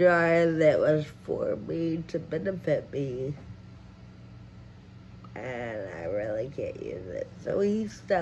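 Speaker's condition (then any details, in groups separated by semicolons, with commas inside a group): Friedreich ataxia, severe; some control of all limbs, lacks fine motor control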